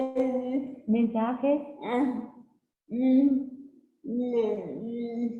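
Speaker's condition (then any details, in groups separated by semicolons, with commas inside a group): Cerebral palsy; since birth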